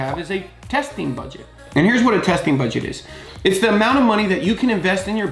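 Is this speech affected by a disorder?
No.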